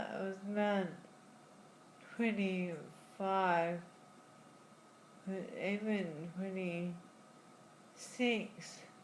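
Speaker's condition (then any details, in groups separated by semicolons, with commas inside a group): Friedreich's ataxia; diagnosed in childhood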